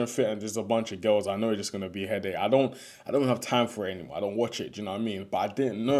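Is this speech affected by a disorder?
No.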